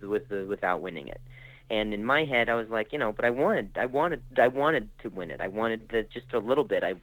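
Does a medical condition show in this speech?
Yes: stutter; acquired stutter after traumatic brain injury and concussion from freak softball injury, motor skills also affected; stutters now, tells audiences early about the stutter to put them at ease; stuttered speech; here repeated sounds, repeated words.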